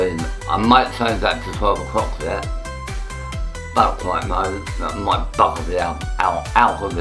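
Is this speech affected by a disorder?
Yes: tongue cancer; half tongue removed.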